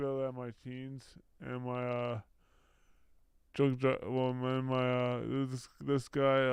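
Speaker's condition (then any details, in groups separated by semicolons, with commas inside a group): Brain injury; speech and motor functions greatly affected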